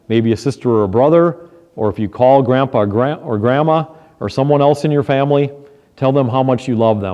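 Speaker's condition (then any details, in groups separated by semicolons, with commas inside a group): No condition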